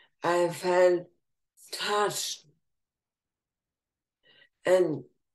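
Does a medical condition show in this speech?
Yes: ALS, bulbar form, bulbar onset.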